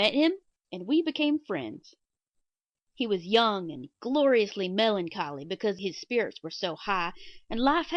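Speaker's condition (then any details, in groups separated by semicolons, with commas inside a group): No condition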